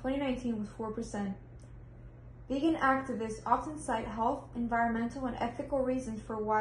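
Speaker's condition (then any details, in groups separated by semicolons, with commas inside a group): No condition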